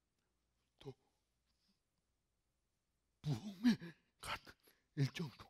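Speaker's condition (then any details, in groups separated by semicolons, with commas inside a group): Cerebral palsy; fairly severe in childhood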